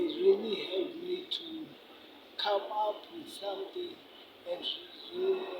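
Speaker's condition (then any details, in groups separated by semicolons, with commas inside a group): Cerebral palsy; affects speech and hands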